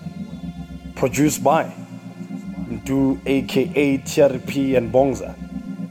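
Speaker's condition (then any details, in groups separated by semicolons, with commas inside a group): No condition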